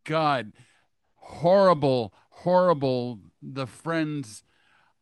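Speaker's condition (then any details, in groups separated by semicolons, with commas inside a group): Aphasia and apraxia; one stroke around june, brain aneurysm, aneurysm surgery, later seizure on the 29th; talking much better than about two weeks ago; initially could not talk at all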